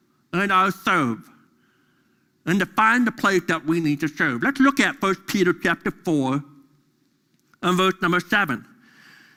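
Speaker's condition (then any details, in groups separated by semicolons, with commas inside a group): Deafness; deaf during school years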